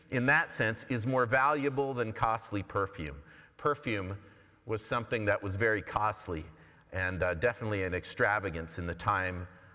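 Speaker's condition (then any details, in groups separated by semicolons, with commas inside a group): No condition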